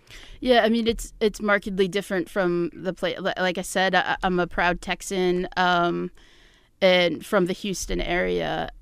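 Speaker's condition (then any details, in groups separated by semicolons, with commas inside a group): No condition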